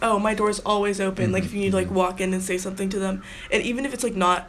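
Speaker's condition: No condition

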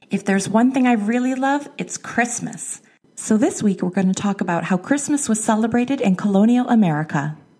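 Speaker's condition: No condition

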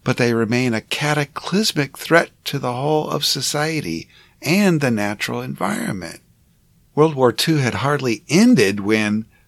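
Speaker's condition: No condition

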